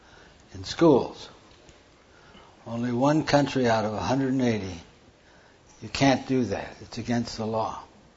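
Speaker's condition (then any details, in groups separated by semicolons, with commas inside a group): Parkinson's; hand tremor during talk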